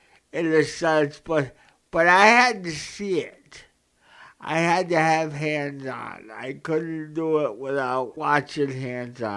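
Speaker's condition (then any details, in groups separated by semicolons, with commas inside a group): Cerebral palsy; present from birth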